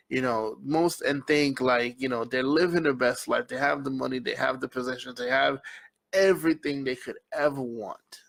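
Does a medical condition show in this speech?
No.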